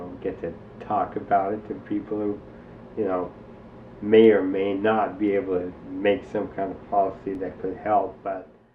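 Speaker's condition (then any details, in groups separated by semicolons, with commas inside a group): ALS; onset in arms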